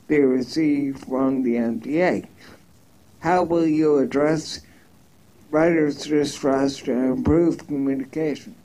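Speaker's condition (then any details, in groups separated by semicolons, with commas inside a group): Ataxia; neuromuscular disease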